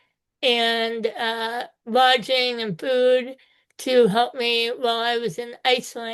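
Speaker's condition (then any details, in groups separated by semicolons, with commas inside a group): Spinal muscular atrophy type two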